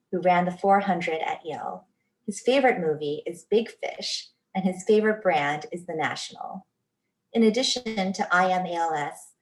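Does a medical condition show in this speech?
No.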